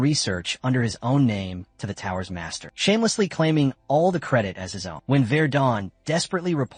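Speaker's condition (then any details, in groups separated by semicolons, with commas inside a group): No condition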